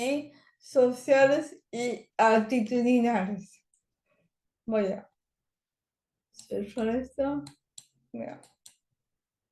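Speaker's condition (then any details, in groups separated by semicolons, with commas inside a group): Cerebral palsy; present from birth, affects language brain areas, physical disability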